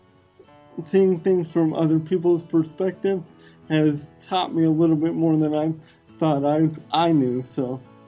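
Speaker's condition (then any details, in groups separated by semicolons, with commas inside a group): Cerebral palsy; wheelchair user; diagnosed at age 2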